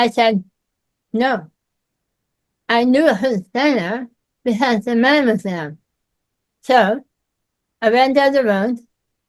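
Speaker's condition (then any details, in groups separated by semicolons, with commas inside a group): Myasthenia gravis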